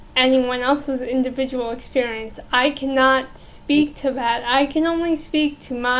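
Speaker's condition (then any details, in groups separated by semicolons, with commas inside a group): Cerebral palsy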